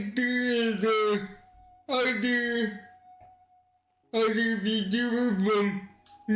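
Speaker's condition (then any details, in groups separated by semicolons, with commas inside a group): Cerebral palsy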